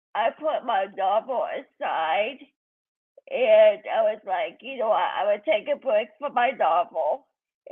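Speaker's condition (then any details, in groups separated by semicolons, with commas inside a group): Cerebral palsy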